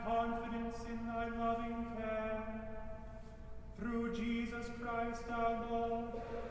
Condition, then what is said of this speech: No condition.